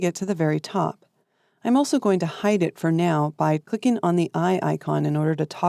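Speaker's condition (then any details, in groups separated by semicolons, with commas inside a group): No condition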